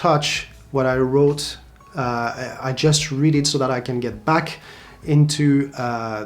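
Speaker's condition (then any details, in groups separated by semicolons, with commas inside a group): No condition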